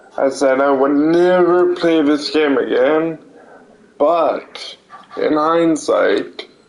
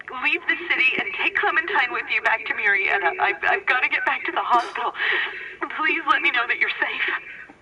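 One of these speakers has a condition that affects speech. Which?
The first: cerebral palsy; limbs affected.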